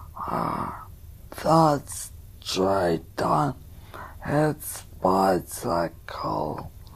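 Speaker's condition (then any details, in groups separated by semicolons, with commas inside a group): Spastic dysarthria; spastic dysarthria, bilateral upper motor neuron impairment; increased speech muscle tone, slow phonation, affected prosody, hyperactive gag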